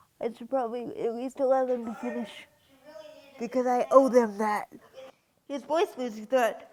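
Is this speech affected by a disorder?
Yes: cerebral palsy; spastic quadriplegic form.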